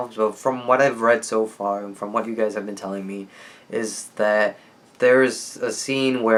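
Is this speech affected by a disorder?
No.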